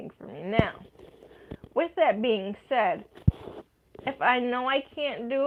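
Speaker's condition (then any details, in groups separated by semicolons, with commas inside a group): Cerebral palsy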